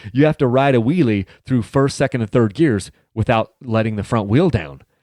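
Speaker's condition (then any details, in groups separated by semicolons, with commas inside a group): No condition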